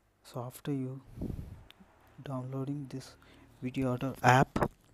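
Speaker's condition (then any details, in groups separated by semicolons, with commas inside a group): No condition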